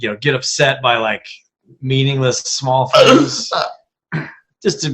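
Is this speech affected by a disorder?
No.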